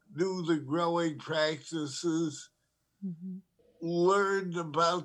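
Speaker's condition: Parkinson's disease; uses medical cannabis for tremor relief

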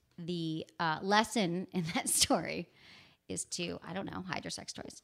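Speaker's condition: No condition

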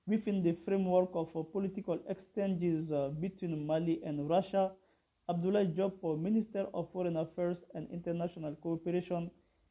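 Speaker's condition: No condition

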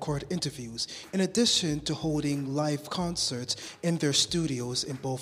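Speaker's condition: No condition

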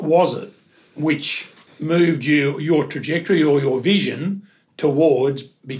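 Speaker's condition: No condition

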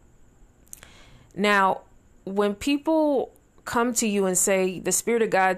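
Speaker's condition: No condition

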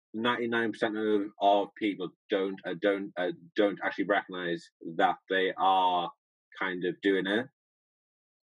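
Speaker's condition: Stutter; persistent stutter that does not fade, ongoing long-term self-management; much improved but still present, self-managed with rhythmical thinking pacing and tongue twisters; repeats parts of words, blocks on words, stuck on certain sounds, worse with stress, slows to beat; repeated words

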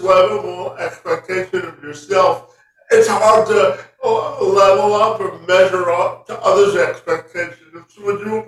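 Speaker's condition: Cerebral palsy

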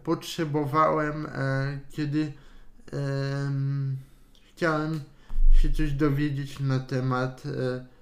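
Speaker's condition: Cerebral palsy; wheelchair user

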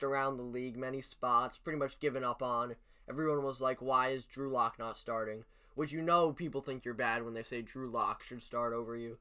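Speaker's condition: No condition

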